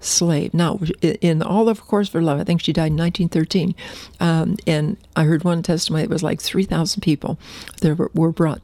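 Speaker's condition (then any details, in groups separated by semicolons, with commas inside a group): No condition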